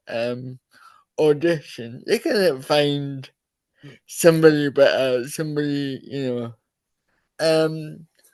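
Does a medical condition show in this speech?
Yes: cerebral palsy.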